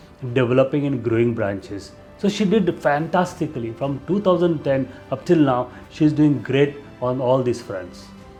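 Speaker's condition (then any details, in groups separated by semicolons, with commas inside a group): No condition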